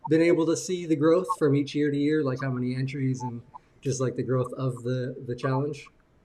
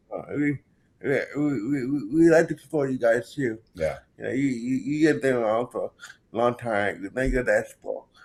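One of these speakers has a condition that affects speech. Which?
The second: cerebral palsy; present from birth, muscles do not work properly.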